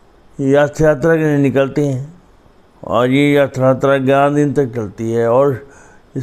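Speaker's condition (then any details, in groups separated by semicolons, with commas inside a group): Cerebral palsy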